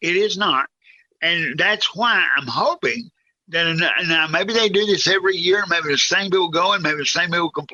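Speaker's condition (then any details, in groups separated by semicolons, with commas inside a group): Cerebral palsy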